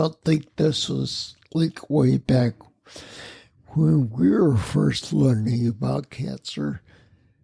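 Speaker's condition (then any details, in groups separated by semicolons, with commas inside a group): Spinocerebellar ataxia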